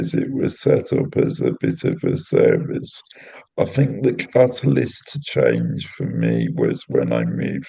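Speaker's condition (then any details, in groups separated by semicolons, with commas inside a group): Cerebral palsy; intrathecal baclofen pump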